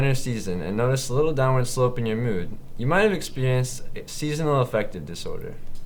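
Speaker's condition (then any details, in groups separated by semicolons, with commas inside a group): No condition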